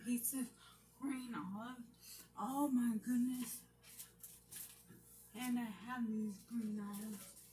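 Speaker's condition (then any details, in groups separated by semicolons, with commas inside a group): Brain injury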